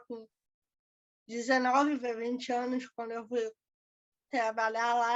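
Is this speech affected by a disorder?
Yes: cerebral palsy; birth brain injury.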